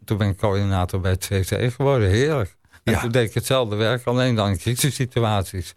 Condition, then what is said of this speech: ALS (motor neuron disease). Dat kost die energie, spieren zijn weg.